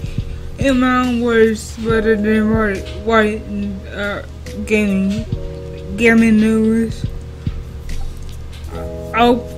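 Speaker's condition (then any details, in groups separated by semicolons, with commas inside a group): Cerebral palsy; wheelchair user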